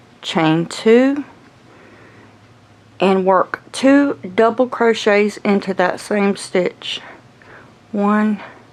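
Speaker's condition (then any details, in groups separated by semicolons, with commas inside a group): No condition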